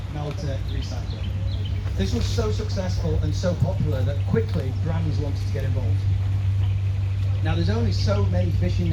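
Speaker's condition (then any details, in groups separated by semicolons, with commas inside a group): No condition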